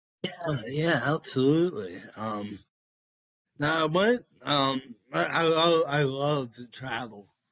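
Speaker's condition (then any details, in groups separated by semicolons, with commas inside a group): Cerebral palsy; speech affected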